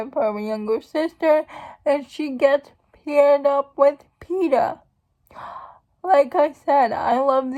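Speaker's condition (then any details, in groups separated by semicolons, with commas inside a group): Cerebral palsy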